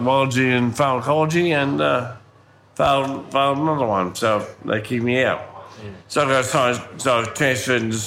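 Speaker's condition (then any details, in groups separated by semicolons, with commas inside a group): Ataxia from brain damage, cerebellar; pelvic fractures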